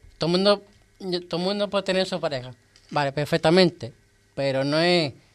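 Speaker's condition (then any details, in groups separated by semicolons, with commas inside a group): Down syndrome; age 32, no medication, independent in daily life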